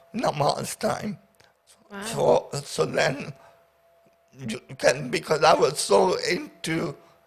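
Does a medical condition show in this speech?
Yes: paraplegia with essential tremor; chronic, with essential tremor.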